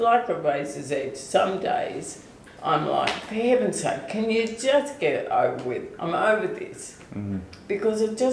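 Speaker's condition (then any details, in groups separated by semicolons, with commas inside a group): ALS/MND; onset foot drop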